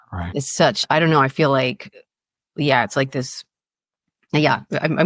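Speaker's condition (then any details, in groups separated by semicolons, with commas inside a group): No condition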